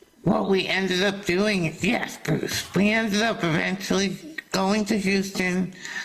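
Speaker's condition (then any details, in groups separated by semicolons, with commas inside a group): Salivary duct carcinoma surgery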